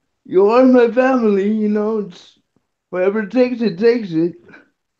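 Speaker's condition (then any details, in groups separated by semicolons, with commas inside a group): Cerebral palsy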